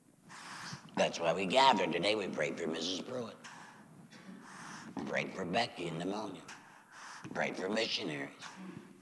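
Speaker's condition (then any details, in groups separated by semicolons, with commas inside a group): Laryngectomy; chemo and radiation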